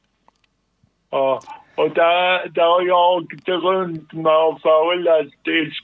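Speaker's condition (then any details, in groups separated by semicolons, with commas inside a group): Cerebral palsy; sudden involuntary jerks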